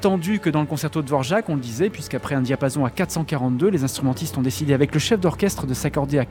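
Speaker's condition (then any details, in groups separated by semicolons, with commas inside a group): No condition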